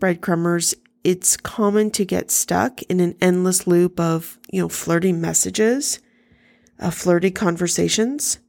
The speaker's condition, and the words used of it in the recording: No condition.